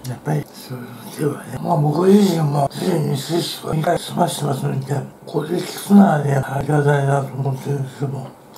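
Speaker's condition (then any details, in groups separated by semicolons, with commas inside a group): Tongue cancer surgery; eating normally again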